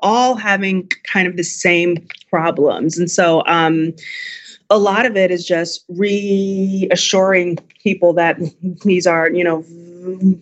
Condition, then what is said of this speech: Stuttering. So I'm a person who stutters.